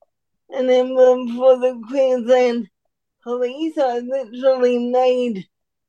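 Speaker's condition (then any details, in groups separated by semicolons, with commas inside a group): Cerebral palsy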